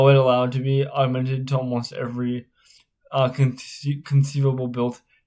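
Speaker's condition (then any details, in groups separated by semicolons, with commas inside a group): Spastic cerebral palsy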